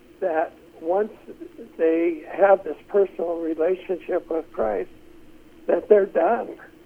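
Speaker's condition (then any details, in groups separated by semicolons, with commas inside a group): Essential tremor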